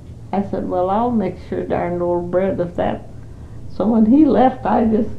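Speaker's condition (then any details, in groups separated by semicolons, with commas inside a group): Parkinson's disease; 5 years since onset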